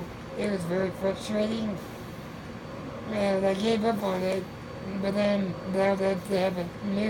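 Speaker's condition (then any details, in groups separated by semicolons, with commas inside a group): Spinal muscular atrophy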